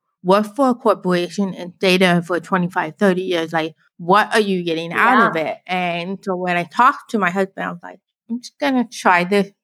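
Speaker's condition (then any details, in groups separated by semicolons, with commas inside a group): Deafblind, born deaf; hearing aid on right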